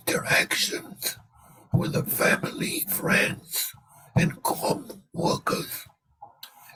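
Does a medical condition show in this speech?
Yes: laryngectomy; about 18 years since cancer diagnosis.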